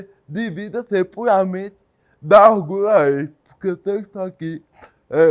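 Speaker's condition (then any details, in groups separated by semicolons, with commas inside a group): Cerebral palsy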